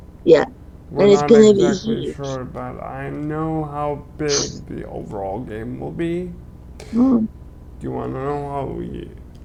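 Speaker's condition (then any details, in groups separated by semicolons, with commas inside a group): Cerebral palsy; limbs affected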